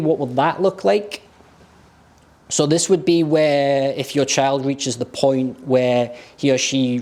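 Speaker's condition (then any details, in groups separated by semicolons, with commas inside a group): No condition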